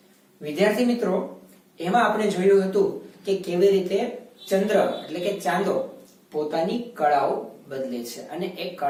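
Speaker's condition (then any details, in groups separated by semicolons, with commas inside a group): No condition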